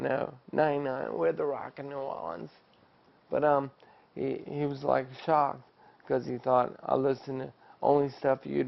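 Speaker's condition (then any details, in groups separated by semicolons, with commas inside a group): ALS; after diagnosis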